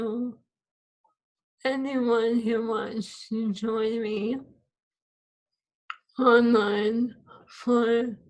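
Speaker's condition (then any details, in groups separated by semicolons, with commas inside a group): ALS; swallowing lost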